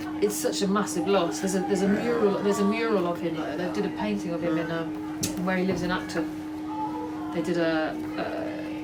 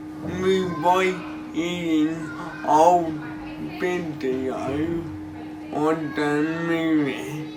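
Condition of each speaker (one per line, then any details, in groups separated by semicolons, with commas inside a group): No condition
Cerebral palsy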